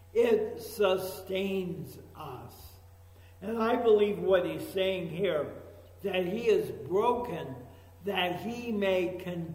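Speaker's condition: ALS; frequent aspiration when eating

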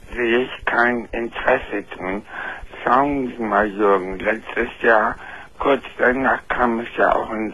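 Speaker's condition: Floor of mouth cancer; found by dentist last year after gum problems, major surgery, jaw affected, taste lost; about one year after operation, jaw rebuild with thigh tissue possible, large two-team operation; speech sounds different from healthy people, could not speak after surgery, wrote notes, relearned speaking

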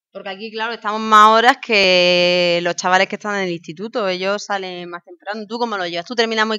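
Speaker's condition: No condition

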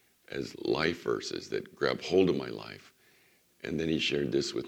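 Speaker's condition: Vocal cord surgery recovery; doctor limits teaching to 10-15 minutes

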